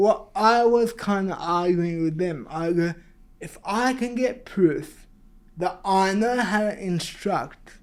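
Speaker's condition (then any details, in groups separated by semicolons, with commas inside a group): Cerebral palsy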